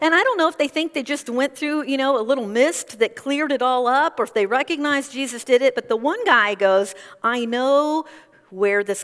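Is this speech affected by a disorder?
No.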